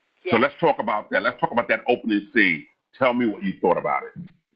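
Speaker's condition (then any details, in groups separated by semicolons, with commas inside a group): No condition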